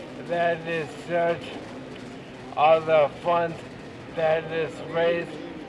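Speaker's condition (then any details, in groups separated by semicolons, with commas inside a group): ALS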